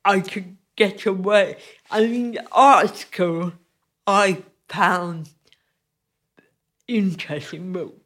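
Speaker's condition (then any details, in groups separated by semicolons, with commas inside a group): Cerebral palsy; physically affects creating art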